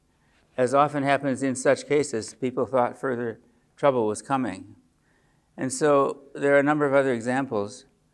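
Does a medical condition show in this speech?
Yes: Parkinson's disease; age 74.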